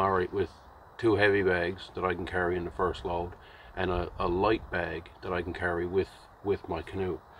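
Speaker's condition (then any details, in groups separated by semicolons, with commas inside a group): No condition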